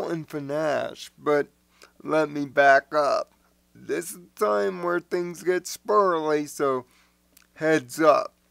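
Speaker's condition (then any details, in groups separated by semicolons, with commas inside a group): Cerebral palsy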